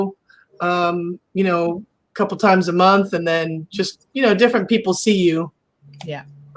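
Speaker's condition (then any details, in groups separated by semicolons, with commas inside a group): No condition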